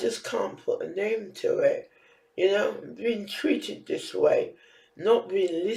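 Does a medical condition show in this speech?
Yes: facial palsy; can barely hear own speech.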